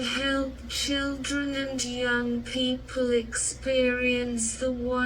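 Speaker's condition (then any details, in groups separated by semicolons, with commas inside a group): Cerebral palsy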